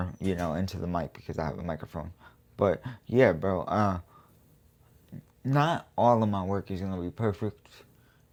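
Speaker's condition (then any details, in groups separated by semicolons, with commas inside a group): Cerebral palsy; quadriplegic, uses wheelchair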